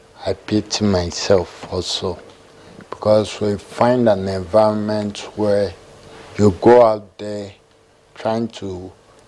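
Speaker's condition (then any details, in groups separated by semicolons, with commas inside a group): Cerebral palsy; affects movement and muscle tone; diagnosed as adult, about eight years ago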